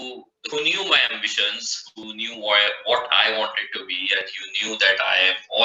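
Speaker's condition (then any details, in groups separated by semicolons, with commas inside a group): No condition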